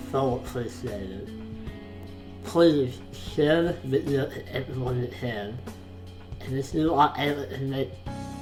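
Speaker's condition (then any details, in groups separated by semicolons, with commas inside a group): Facial palsy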